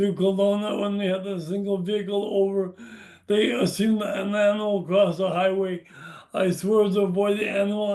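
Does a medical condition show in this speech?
Yes: brain injury.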